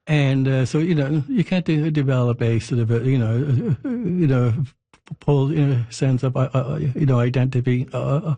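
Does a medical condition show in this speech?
Yes: stuttering; no cure, stuttering masked for decades; blocks and repetitions, anxiety triggers blocks with dead silence, phone calls hard in past; here repeated sounds.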